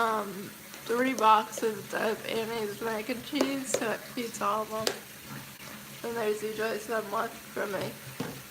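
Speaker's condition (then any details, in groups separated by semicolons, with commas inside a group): Cerebral palsy, mild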